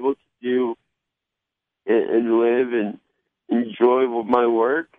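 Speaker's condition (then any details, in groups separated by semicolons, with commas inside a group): Cerebral palsy; from birth, diagnosed at age three, left hand partially paralyzed, no crutches, occupational and speech therapy; mild slur, varies by day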